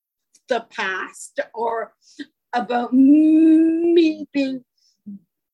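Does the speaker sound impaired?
Yes: stuttering; attended a speech course; here prolonged sounds, blocks.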